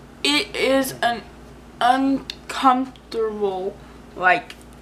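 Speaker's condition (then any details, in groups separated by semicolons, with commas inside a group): Cerebral palsy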